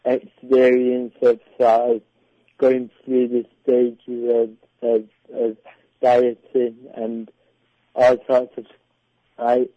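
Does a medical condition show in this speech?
Yes: cerebral palsy; cerebral palsy from birth, predicted never to walk, walked with walking frame, prone to rounded shoulders; delayed development and talking, speech therapy paid by parents.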